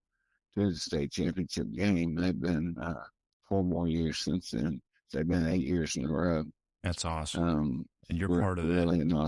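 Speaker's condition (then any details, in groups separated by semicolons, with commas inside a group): Primary progressive multiple sclerosis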